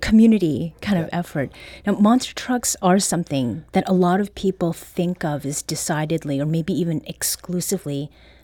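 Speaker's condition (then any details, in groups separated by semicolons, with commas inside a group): No condition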